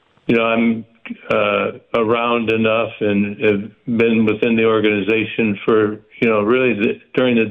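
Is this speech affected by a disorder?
Yes: Parkinson's; stays active.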